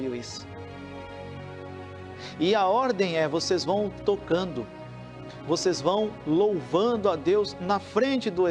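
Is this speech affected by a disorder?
No.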